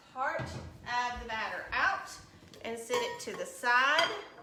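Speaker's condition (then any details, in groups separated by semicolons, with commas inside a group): No condition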